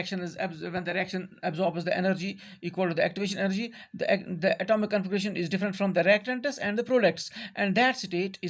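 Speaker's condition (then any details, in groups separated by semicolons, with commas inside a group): No condition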